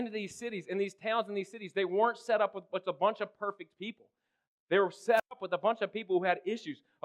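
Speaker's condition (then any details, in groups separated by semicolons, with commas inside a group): No condition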